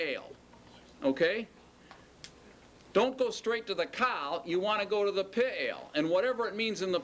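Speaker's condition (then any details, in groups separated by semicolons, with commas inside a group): No condition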